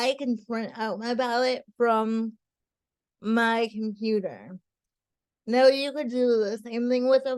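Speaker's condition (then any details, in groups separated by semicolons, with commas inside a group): Cerebral palsy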